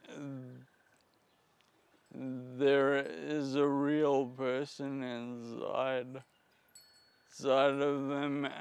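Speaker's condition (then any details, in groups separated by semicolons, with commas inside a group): Friedreich's ataxia; speech affected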